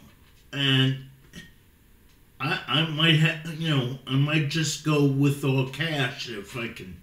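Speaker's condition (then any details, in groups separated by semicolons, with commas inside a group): Cerebral palsy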